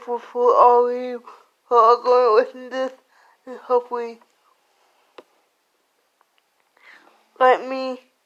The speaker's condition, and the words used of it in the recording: Cerebral palsy. It affects my whole body, and I have a slur when I speak.